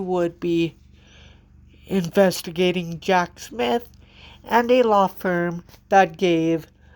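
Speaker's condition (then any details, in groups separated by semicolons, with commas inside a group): Cerebral palsy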